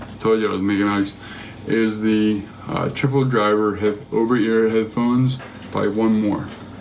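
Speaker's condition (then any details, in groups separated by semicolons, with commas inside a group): Cerebral palsy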